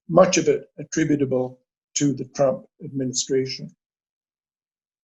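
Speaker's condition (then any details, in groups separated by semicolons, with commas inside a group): No condition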